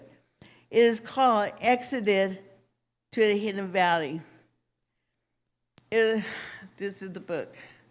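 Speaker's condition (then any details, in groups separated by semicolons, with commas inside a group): Cerebral palsy; speech impediment, extensive speech therapy for pronunciation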